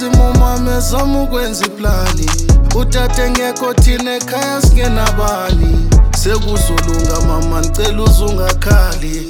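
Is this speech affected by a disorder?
No.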